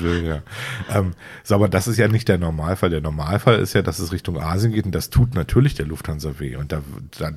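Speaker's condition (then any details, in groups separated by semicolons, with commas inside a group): No condition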